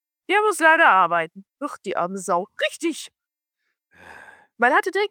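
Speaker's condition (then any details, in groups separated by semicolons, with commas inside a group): No condition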